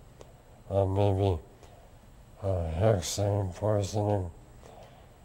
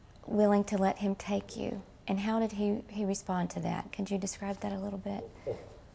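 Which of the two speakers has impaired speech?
The first: lou Gehrig's disease; onset index finger, spread to left hand, arm, neck, feeding tube, tracheostomy; 13 years since diagnosis, neck brace, ventilator via tracheostomy, no hand use; swallowing and speaking affected last, voice affected.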